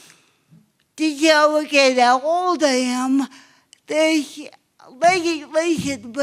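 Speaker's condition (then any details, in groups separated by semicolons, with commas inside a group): Cerebral palsy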